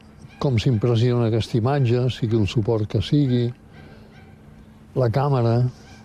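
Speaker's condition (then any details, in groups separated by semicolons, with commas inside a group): Parkinson's disease; progressive, onset about 15 years before death at 79; mild, progressively worsening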